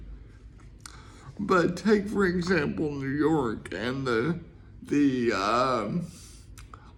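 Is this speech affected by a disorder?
Yes: cerebral palsy; speaks slower at times.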